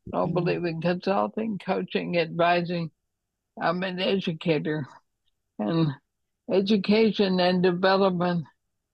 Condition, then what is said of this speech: ALS (motor neuron disease). No, sometimes I get a little, I have to take a breath or two.